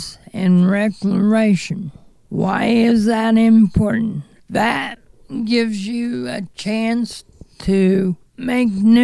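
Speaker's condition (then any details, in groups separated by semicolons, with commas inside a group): Cerebral palsy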